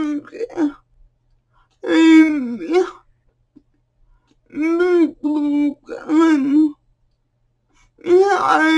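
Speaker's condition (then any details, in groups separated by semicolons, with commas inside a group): Cerebral palsy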